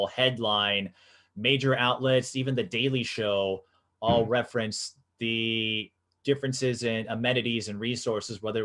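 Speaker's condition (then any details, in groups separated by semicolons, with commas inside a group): No condition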